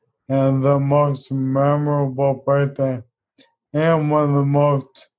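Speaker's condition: ALS; for lifting out of bed

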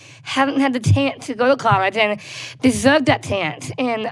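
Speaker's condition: Down syndrome

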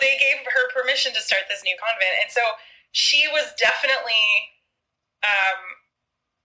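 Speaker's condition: No condition

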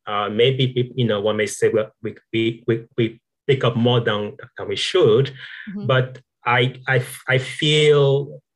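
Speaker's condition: Stuttering; stuttering since childhood, fluency shaping therapy of little benefit, later covert stutterer; ongoing stuttering, sometimes quite bad; blocks, worse with fear, shame and focus on techniques, harder in groups; repeated sounds, repeated words, prolonged sounds

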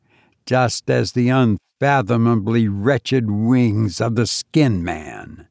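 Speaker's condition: No condition

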